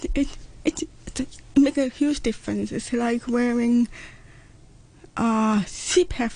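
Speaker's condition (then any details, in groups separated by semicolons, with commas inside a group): Profound deafness, congenital profound hearing loss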